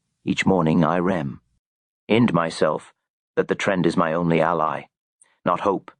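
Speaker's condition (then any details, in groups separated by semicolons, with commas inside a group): No condition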